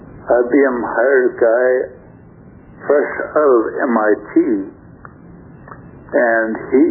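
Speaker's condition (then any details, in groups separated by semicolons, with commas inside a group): Stroke affecting throat muscles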